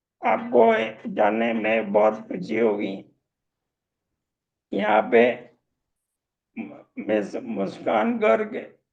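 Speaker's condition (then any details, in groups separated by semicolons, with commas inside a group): Motor neurone disease; voice strong and loud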